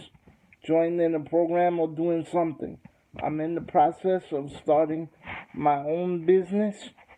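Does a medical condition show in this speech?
Yes: cerebral palsy.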